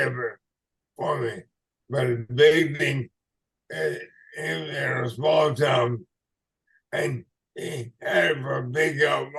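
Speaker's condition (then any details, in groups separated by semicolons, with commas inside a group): ALS/MND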